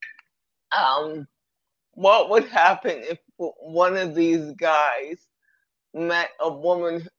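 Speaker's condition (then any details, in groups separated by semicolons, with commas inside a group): Cerebral palsy; present from birth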